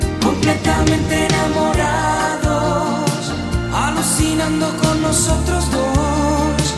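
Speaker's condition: No condition

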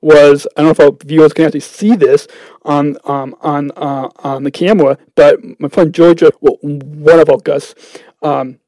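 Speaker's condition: Stuttering; repeated sounds

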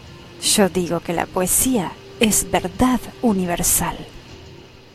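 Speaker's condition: No condition

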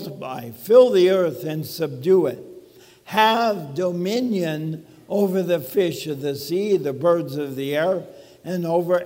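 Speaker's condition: ALS; talks funny, speech sounds abnormal

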